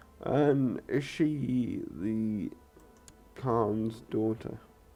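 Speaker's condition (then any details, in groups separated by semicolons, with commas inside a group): Cerebral palsy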